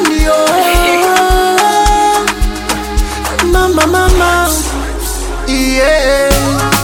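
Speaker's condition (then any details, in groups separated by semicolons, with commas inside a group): No condition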